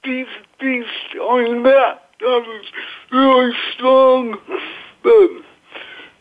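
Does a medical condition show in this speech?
Yes: cerebral palsy.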